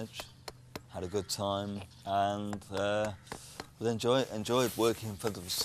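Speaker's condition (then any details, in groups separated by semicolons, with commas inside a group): Cerebral palsy; bad wobble since childhood; diagnosed about five years ago; speech defect since childhood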